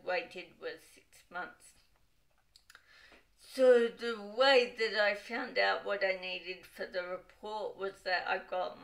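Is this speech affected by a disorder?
Yes: cerebral palsy; wheelchair user.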